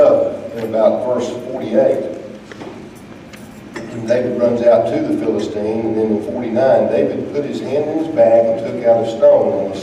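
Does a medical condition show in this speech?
No.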